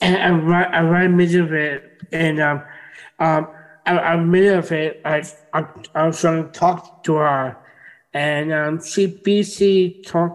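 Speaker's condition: Down syndrome; from birth, incomplete intestine, intestinal bypass surgery on day three, heart defect with two holes, congestive heart failure, open heart surgery in infancy; speaks in front of audiences of thousands without nervousness

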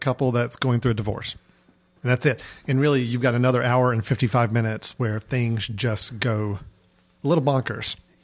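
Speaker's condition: No condition

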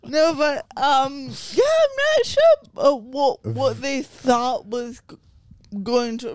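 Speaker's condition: Cerebral palsy

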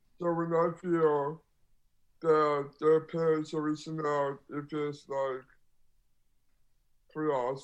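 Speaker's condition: Down syndrome

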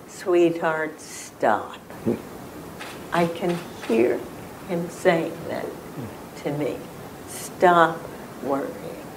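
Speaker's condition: Spasmodic dysphonia; diagnosed 1998 at Johns Hopkins after 4 months unable to talk, ALS and throat cancer suspected; injections into throat at Adam's apple every 4 months; 4 months unable to talk before diagnosis, injections keep voice usable on air

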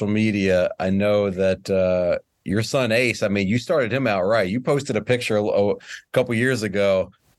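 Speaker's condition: No condition

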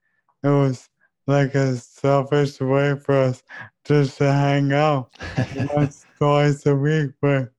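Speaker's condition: ALS; 2 years since diagnosis

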